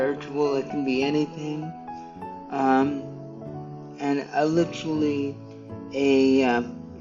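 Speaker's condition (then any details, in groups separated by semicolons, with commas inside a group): Cerebral palsy; stiff muscles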